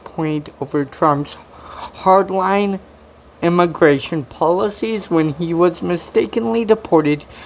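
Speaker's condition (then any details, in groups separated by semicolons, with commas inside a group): Cerebral palsy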